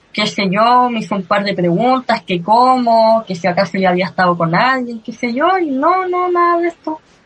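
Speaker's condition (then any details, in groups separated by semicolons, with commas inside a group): Cleft lip and palate; since early childhood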